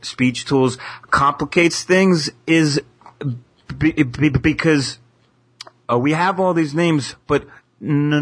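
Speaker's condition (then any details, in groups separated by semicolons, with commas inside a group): Stuttering; person who stutters; in psychotherapy, helping with letting go and accepting stuttering; stutter-like tension when signing own name, worse under pressure or with people watching; repeated sounds, blocks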